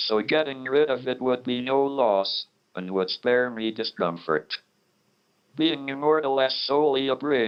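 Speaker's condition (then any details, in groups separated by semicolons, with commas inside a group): Motor neurone disease (ALS), speech-generating device; body hardly works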